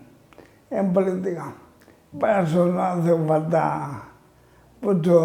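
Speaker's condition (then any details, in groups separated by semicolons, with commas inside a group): Amyotrophic lateral sclerosis (ela)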